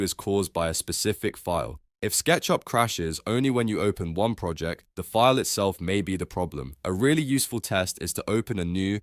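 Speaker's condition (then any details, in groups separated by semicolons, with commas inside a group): No condition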